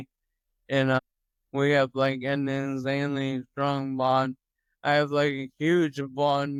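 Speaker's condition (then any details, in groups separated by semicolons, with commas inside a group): Toxic leukoencephalopathy, locked-in syndrome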